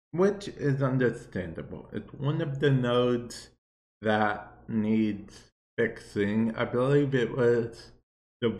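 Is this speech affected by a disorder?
Yes: cerebral palsy; affects balance and hand-eye coordination.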